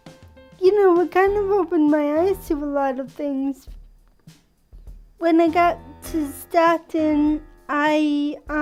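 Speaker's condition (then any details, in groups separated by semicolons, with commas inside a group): Cerebral palsy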